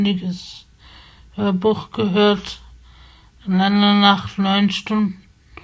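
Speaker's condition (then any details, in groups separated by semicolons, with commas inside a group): Spasticity from birth; multiple sclerosis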